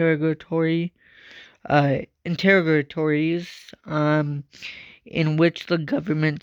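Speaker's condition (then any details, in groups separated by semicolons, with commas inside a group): Cerebral palsy; from birth, walks with walker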